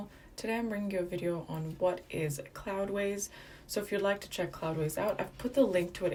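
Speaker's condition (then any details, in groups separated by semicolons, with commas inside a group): No condition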